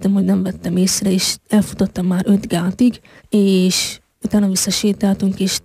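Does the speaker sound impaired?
Yes: hearing impairment (deaf); uses hearing device, device not allowed at deaf competitions; zero hearing without device.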